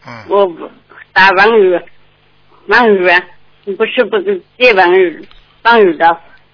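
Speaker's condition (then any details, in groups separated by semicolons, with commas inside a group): Speech impairment; speech not clear at present, host advises writing a letter, caller says speaking poorly, then slightly better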